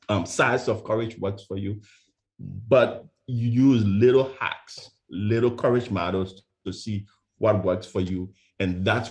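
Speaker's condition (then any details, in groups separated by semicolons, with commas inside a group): Stuttering; stutter first noticed by mother at age 8, lifelong; fear of speaking in high school, tried to skip own valedictorian graduation speech; repeated sounds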